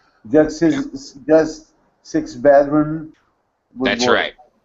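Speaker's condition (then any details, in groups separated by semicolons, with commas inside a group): No condition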